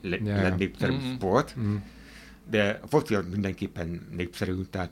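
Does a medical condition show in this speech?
Yes: hearing impairment.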